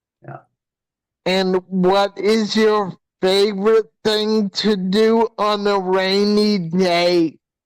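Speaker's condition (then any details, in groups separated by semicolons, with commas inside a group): Hydrocephalus with shunt failure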